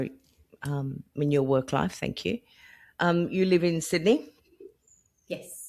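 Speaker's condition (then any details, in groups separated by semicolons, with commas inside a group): No condition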